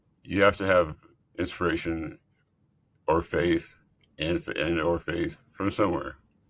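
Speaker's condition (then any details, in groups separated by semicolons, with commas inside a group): Multiple system atrophy; central hypoventilation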